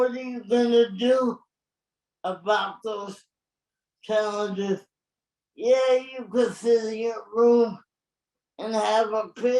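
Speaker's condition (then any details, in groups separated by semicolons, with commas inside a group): Cerebral palsy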